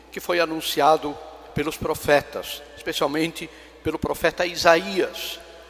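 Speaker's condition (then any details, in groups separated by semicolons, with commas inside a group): No condition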